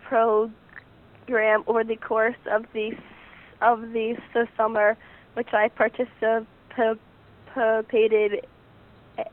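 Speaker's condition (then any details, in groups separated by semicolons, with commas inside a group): Stuttering; stuttering since beginning to talk, speech therapy with own speech therapist; about 18, starting college, therapy every two weeks, summer three-session intensive, Friends National Association; needs extra time to speak, letters to teachers, friends avoid filling in words; repeated sounds, prolonged sounds, blocks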